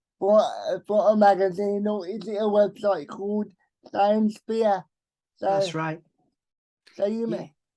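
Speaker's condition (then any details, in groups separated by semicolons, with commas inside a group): Cerebral palsy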